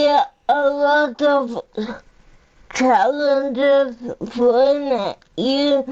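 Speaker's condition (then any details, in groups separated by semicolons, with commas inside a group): Cerebral palsy; powerchair user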